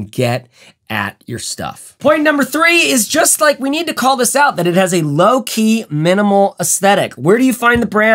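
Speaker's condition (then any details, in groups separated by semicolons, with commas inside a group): No condition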